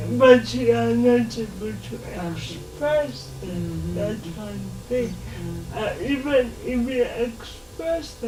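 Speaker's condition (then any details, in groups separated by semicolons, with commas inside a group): Cerebral palsy; cerebral palsy, lifelong; able to speak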